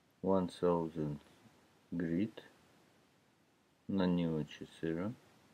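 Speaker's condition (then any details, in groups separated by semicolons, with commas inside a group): No condition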